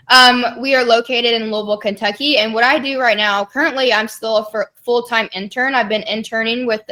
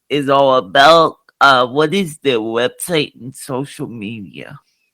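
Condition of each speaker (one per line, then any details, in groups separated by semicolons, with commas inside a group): No condition
Cerebral palsy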